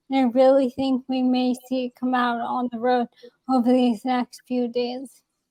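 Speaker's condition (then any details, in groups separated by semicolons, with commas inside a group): ALS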